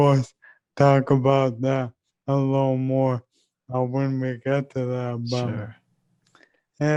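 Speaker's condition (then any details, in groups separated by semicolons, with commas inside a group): ALS; leg onset, speech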